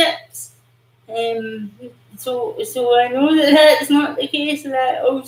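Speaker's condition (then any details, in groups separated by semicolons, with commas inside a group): Cerebral palsy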